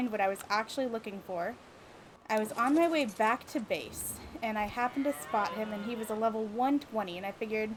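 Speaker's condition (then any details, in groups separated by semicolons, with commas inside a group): No condition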